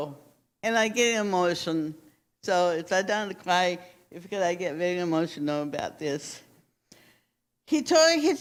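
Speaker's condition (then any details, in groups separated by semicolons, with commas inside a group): Cerebral palsy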